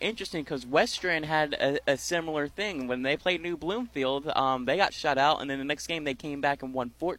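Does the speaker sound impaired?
No.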